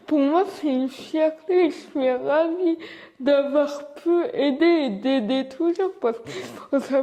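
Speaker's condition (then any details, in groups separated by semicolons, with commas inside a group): Cerebral palsy; from birth, uses wheelchair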